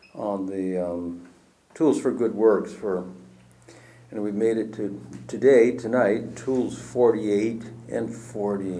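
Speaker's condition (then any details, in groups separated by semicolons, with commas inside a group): No condition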